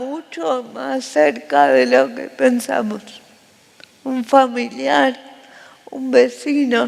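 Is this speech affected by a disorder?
Yes: cerebral palsy; respiratory arrest at birth.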